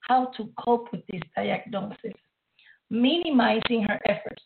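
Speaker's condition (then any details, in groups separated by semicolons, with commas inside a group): No condition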